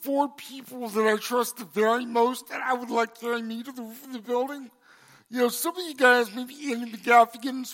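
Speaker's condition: Cerebral palsy; congenital

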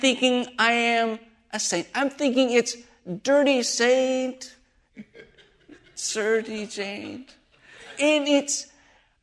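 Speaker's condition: Aphasia after stroke; could not talk, read or write at first, friend helped with talking, hard to memorize, halting telegraphic sentences

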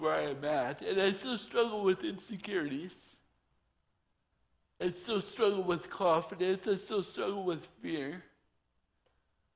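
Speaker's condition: Torsion dystonia; vocal cords twist with torso

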